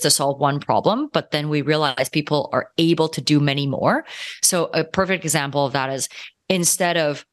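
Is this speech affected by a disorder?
No.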